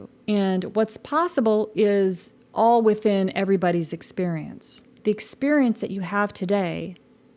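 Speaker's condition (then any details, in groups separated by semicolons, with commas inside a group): No condition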